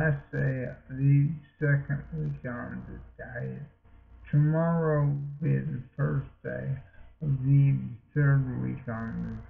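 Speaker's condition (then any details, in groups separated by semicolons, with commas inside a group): Multiple sclerosis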